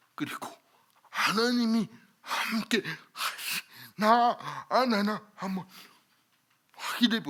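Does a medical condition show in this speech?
Yes: cerebral palsy.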